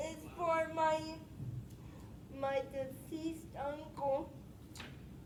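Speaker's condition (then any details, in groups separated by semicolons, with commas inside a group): Spastic quadriplegic cerebral palsy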